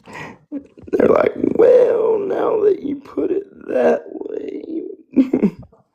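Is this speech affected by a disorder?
Yes: spastic quadriplegic cerebral palsy.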